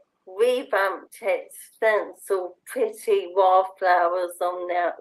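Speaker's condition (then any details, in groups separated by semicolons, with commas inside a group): Motor neurone disease; bulbar onset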